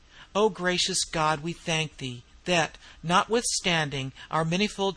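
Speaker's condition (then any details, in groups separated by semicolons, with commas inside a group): No condition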